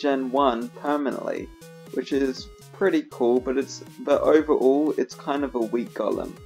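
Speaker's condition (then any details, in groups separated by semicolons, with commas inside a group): No condition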